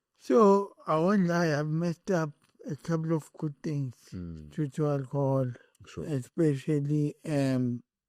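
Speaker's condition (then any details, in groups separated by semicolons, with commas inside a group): Cerebral palsy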